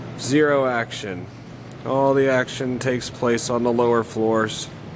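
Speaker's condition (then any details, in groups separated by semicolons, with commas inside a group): No condition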